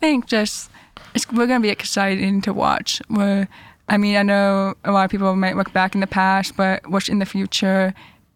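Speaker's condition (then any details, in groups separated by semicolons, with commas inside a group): Deafness; cochlear implants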